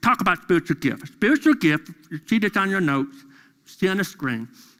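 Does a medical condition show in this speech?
Yes: deafness; deaf during school years.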